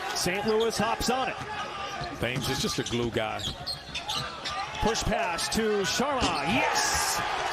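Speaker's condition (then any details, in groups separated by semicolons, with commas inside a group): No condition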